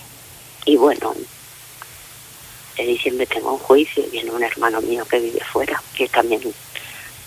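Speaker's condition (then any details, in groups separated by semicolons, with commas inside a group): Facial palsy; age 47 now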